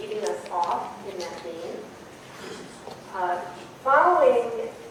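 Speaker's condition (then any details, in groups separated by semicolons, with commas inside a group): No condition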